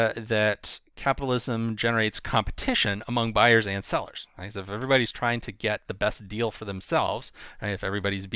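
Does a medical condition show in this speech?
No.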